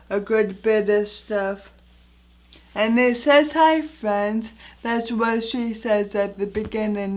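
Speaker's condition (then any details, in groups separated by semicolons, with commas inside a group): Anoxic brain injury; voice sounds affected by injury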